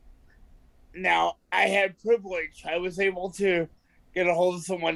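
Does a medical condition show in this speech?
Yes: cerebral palsy.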